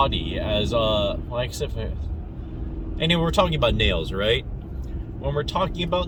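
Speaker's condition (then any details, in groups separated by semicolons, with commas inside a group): No condition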